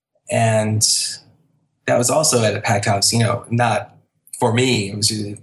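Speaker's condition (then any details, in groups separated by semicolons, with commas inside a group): Stuttering; small ways at times, hard blocks with head jolts and lockjaw; not using therapy technique; hard blocks with jolting head movements, silent blocks, worse with stress, unfamiliar people; prolonged sounds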